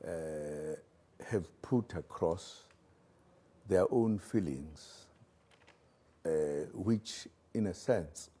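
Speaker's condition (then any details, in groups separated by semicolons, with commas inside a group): No condition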